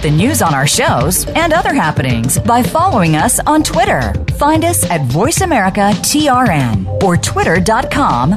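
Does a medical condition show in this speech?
No.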